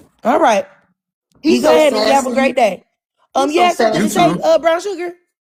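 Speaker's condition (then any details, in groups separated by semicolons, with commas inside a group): No condition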